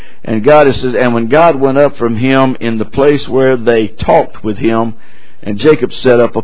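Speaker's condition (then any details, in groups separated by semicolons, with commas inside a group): No condition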